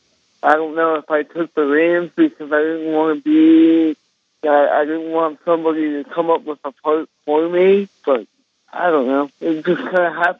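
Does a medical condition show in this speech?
Yes: cerebral palsy; congenital, balance and coordination problems, used walker, walked unassisted near age four, left hand paralyzed; left hand rehabilitated through guitar playing, wide flat guitar neck felt therapeutic; speech affected in childhood, countless speech therapy sessions, now speaks as heard today.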